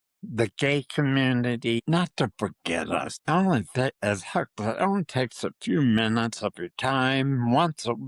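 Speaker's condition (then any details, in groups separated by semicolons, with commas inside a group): Parkinson's disease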